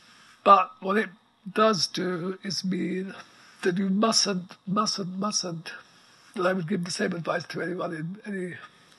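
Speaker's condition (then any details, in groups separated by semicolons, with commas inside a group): ALS; progressive neuromuscular illness, effectively quadriplegic, wheelchair six months after diagnosis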